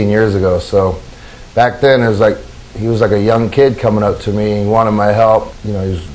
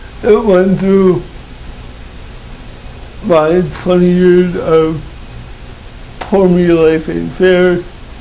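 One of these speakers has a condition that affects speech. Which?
The second: cerebral palsy.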